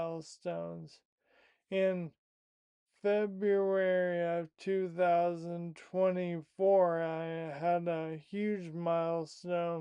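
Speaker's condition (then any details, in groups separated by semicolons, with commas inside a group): Primary lateral sclerosis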